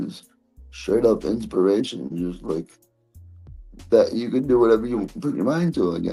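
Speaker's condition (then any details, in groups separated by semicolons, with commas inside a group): Cerebral palsy; present from birth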